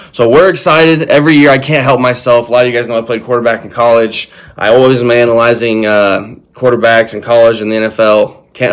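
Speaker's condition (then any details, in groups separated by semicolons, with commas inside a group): No condition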